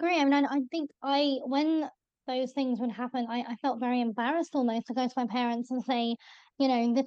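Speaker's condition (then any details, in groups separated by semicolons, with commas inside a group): Bilateral cleft lip and palate; congenital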